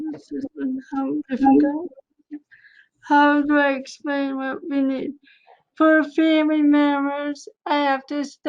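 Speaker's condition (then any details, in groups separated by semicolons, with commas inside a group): Cerebral palsy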